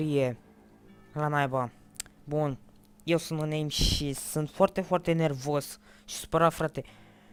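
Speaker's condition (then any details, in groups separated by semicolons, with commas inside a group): No condition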